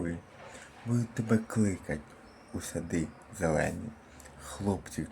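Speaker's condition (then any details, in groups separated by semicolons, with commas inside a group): Cerebral palsy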